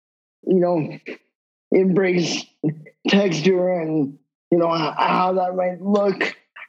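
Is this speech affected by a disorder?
Yes: cerebral palsy; wheelchair user.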